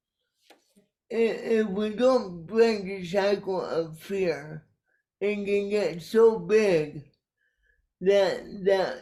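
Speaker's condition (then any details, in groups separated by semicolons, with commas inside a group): Cerebral palsy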